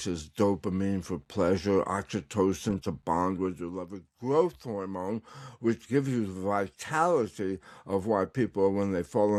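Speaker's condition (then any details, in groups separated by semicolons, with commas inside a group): Tongue cancer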